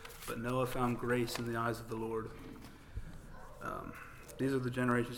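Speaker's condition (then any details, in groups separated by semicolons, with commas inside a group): No condition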